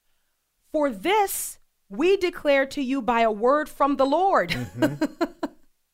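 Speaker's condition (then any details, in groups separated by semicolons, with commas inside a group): No condition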